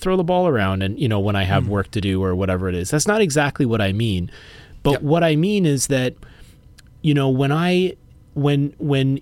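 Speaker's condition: No condition

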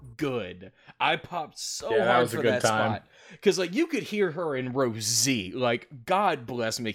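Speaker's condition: No condition

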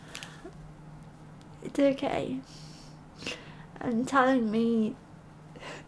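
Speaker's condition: Cerebral palsy; present since at least primary school

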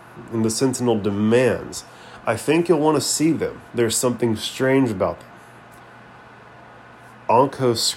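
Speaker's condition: No condition

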